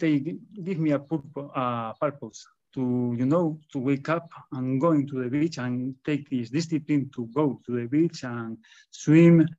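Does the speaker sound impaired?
Yes: stuttering; stutter in public speaking, attributed to lifelong shyness and introversion; stutters a lot when talking in public; here repeated sounds.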